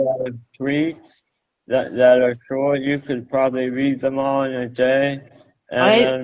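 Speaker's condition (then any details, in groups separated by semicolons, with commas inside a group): Tongue cancer; stage three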